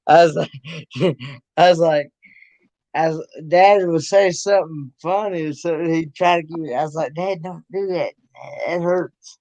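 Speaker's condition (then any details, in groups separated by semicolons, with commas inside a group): Cerebral palsy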